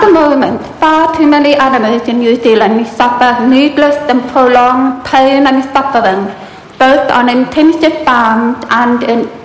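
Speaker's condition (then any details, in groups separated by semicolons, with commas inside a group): Profound deafness; found at 2.5 years by kindergarten teachers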